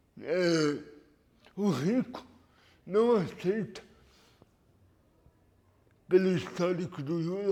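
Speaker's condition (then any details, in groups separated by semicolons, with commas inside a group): Cerebral palsy; lack of oxygen at birth, premature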